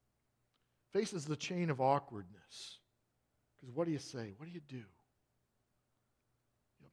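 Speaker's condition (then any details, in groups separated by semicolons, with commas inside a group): No condition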